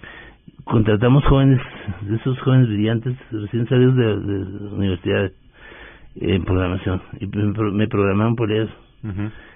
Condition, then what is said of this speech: Parkinson's disease. Como tengo la voz ahora que a veces me tiembla, a veces mm. se me entiende, a veces no se me entiende nada.